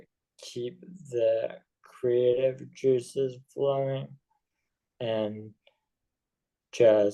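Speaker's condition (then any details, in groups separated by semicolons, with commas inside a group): ALS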